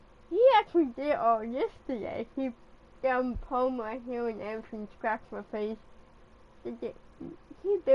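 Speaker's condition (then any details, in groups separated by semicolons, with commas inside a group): Cerebral palsy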